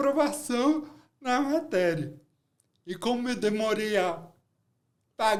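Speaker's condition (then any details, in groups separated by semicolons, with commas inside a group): Cerebral palsy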